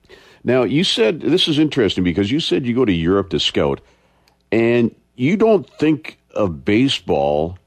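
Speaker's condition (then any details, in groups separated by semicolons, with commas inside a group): No condition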